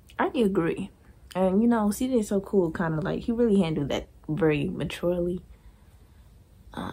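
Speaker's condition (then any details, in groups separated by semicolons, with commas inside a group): No condition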